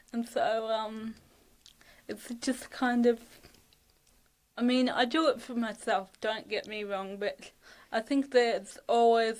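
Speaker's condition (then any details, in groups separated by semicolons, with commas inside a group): Cerebral palsy; ataxic, lack of oxygen at birth, arms and legs affected; fatigue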